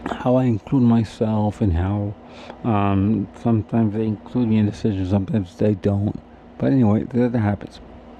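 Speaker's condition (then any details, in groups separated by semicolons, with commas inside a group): Cerebral palsy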